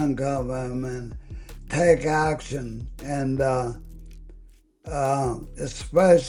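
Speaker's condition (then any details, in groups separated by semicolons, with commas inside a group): ALS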